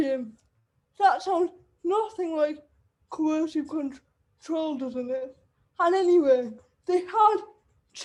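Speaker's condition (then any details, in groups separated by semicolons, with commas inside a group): Cerebral palsy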